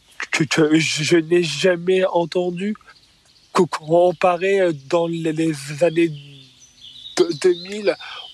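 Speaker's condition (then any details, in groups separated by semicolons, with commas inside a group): Stuttering; developmental stuttering, diagnosed at age 4, first misdiagnosed as Gilles de la Tourette by psychiatrist; stutter noticeable on stage, audience thought stutter was acted, elocution and rhythm not radio-smooth; repeated sounds, prolonged sounds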